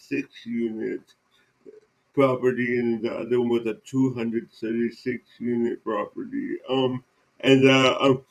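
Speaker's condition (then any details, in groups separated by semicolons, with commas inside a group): Cerebral palsy; present from birth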